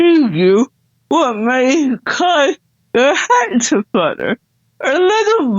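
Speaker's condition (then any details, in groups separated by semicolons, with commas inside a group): Cerebral palsy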